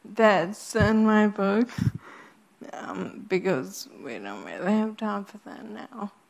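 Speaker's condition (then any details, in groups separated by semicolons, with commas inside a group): Friedreich's ataxia; cannot speak if quiet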